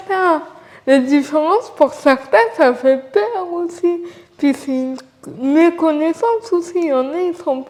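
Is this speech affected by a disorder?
Yes: cerebral palsy; from birth, uses wheelchair.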